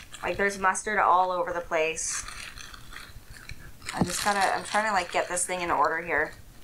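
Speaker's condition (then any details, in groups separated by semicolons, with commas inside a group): No condition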